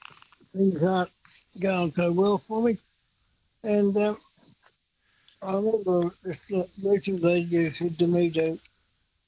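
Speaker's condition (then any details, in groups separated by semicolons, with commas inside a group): Parkinson's; sleeps no more than about 4 hours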